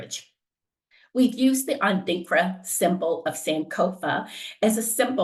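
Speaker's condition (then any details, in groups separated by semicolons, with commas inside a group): No condition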